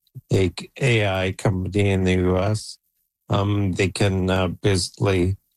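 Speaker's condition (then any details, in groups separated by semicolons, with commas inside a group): ALS; began with left leg freezing, age 48, Neuralink N1 implant 3 months, controls computers; voice audibly declining, expects to lose ability to speak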